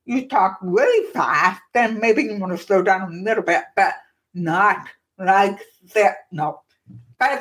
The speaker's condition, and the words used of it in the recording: Deafness. I have an accent. I know a deaf accent, but she doesn't have one because she apparently did hardcore more speech therapy than I did.